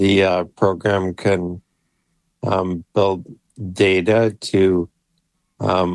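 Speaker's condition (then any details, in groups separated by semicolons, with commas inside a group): ALS; brain implant for computer control; voice failing, banked voice for AI speech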